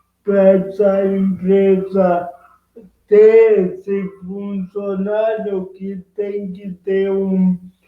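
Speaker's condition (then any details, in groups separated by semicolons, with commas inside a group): Cerebral palsy; present from birth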